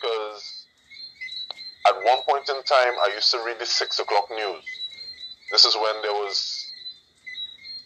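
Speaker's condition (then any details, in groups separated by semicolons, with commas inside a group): No condition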